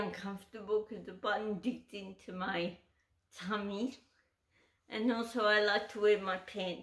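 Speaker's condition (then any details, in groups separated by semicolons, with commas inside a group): Cerebral palsy; uses wheelchair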